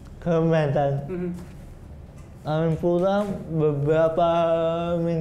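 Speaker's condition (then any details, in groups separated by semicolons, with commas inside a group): Cerebral palsy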